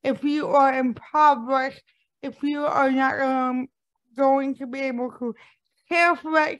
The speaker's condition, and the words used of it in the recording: Cerebral palsy. It's like, the one thing I always say is like queer, brown, disabled women with impaired speech, like we don't get those things, right?